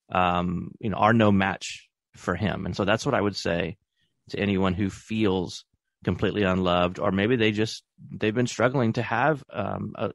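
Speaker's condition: No condition

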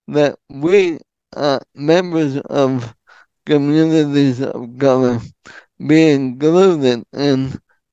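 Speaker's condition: ALS; speaks in full sentences

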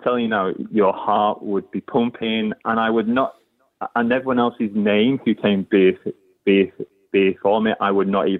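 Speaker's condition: Stutter; stutter almost all of life, onset around age 3 or 4, no family history; better relationship with own stutter now; saying own name among hardest, introductions and icebreakers feared; repeated sounds

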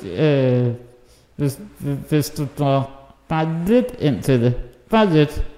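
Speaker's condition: Muscular dystrophy (muskelsvind); does not eat neatly

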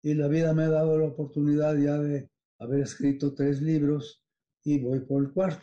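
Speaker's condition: Parkinson's disease; age 93

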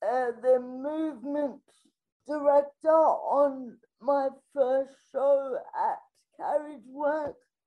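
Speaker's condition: Spastic quadriplegic cerebral palsy

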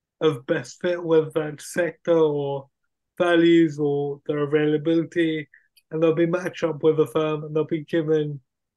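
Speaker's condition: Cerebral palsy; wheelchair user

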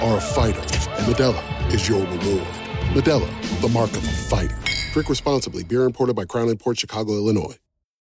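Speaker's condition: No condition

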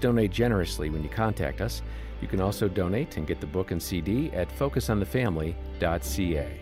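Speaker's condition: No condition

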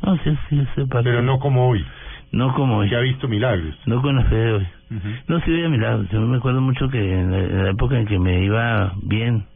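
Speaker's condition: Parkinson's disease; past stooped posture, marked loss of physical strength; voice sometimes trembles, sometimes understood, sometimes not understood at all

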